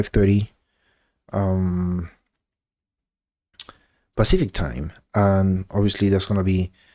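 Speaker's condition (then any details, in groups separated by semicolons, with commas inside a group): No condition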